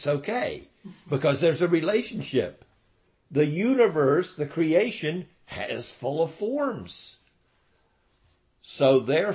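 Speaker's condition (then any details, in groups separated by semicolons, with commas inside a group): No condition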